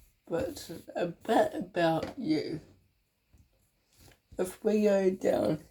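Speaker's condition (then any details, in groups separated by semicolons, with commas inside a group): Cerebral palsy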